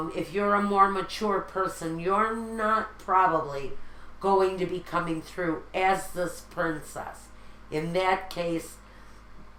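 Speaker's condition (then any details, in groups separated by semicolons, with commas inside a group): No condition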